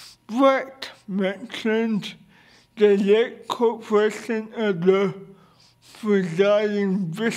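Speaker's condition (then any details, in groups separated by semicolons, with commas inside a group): Cerebral palsy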